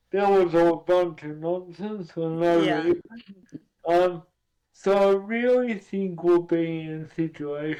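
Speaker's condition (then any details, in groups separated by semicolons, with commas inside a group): Cerebral palsy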